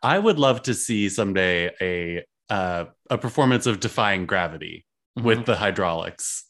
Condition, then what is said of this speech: None; typical speech.